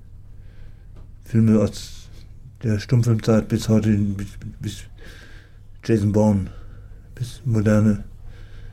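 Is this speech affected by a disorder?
Yes: Parkinson's disease; says speech, cognition and memory not affected by Parkinson.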